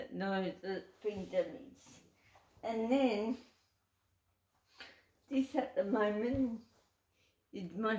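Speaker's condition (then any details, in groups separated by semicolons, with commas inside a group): Cerebral palsy; uses wheelchair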